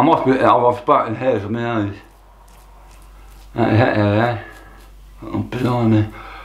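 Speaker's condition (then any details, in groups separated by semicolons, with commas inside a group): Tongue cancer; half tongue removed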